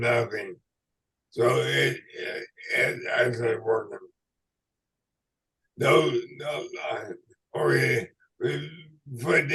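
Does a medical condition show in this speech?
Yes: ALS/MND.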